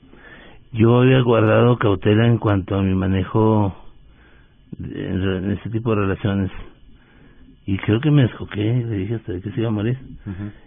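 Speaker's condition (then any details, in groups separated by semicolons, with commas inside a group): Parkinson's disease; voice sometimes trembles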